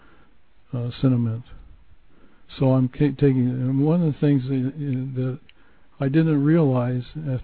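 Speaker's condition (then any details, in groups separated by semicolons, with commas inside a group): Parkinson's; low dose Mirapex, yoga, Bowen therapy, John Coleman's alternative approach, limited food intake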